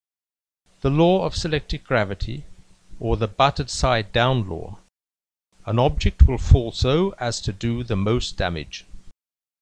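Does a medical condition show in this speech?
No.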